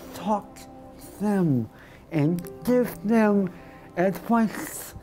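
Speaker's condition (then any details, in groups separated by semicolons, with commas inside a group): Segmental dystonia; tongue involved, linked to heavy voice use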